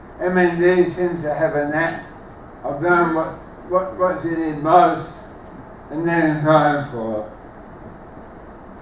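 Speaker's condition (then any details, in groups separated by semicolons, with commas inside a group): Motor neuron disease; terminal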